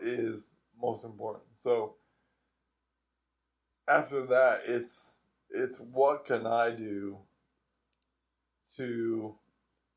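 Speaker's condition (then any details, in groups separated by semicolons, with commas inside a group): ALS; progressive weakness, reduced athletic performance before diagnosis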